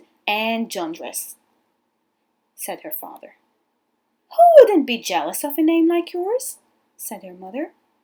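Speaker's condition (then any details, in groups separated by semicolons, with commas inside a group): No condition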